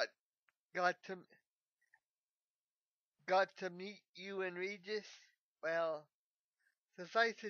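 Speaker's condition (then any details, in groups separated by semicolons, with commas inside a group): Cerebral palsy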